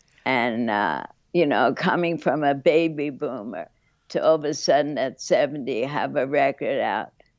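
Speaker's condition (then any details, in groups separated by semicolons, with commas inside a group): Parkinsonism from lyme disease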